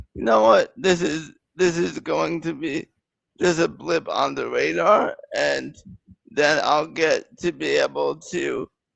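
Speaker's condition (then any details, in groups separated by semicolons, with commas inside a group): Cerebral palsy; present from birth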